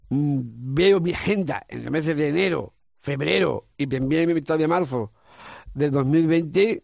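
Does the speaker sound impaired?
Yes: Down syndrome; trisomy 21, three copies of chromosome 21, genetic, congenital, age 47; lives alone with home help.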